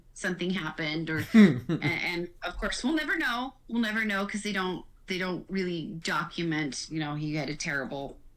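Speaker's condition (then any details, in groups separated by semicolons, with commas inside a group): No condition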